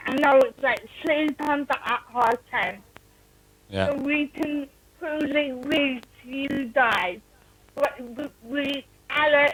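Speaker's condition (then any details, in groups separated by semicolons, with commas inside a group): Cerebral palsy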